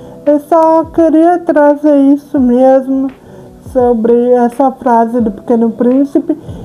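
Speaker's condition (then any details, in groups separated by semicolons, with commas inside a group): Cerebral palsy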